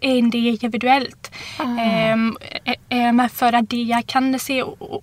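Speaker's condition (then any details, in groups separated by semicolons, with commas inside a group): Stuttering; long-standing stutter; cannot control stutter at all, nervousness sometimes worsens it, unpredictable, random, differs from other guest's stutter; repeated sounds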